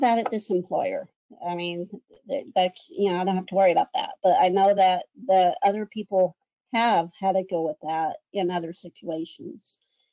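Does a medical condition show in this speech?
Yes: cleft lip and palate; congenital cleft lip and cleft palate, 60 plus surgeries; one or two surgeries a year.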